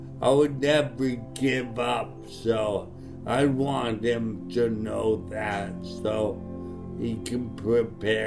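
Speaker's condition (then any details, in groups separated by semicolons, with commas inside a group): Traumatic brain injury (pontine cavernoma)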